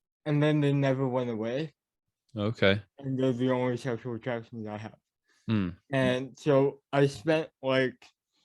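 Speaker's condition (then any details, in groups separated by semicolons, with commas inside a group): Cerebral palsy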